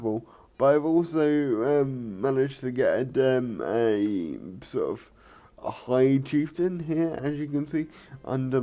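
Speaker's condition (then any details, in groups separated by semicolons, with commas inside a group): Cerebral palsy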